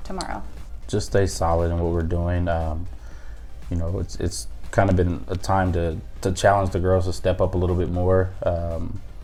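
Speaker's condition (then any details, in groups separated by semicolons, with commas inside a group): No condition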